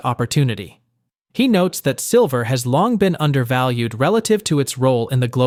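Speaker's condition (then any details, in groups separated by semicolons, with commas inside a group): No condition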